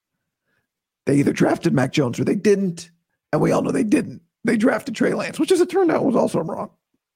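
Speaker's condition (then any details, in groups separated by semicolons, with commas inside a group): Vocal cord surgery recovery; talking painless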